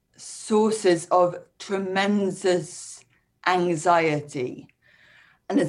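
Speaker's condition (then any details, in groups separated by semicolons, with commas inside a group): Speech impairment, word-finding; word-finding difficulty, speech feels fine internally, initially no speech, comprehension intact, long unable to form sentences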